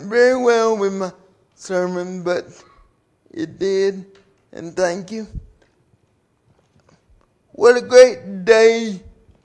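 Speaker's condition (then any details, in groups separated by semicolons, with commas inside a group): Cerebral palsy; from birth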